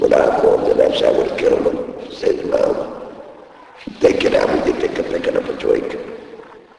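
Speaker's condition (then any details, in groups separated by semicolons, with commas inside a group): Laryngectomy; speaks using device in throat, needs thumb to talk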